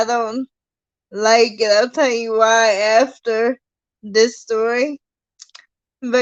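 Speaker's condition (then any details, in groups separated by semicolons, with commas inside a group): Cerebral palsy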